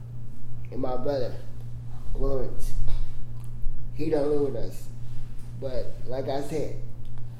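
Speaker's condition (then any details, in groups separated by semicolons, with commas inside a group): Cerebral palsy; congenital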